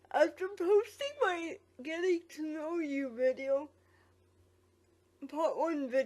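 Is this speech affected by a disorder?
Yes: quadriplegic cerebral palsy.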